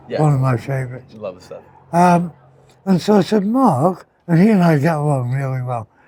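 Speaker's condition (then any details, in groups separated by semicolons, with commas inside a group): Partial glossectomy for tongue cancer; about 13 years after surgery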